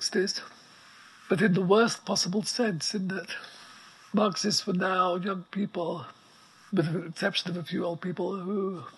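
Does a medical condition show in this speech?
Yes: ALS; progressive neuromuscular illness, effectively quadriplegic, wheelchair six months after diagnosis, plastic nasal breathing pump; voice very weak, needs amplifier, breathing apparatus audible in background.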